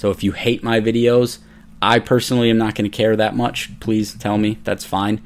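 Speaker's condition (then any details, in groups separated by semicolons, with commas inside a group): No condition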